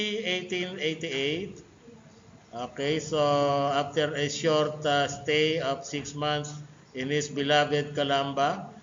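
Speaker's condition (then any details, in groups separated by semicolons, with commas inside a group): No condition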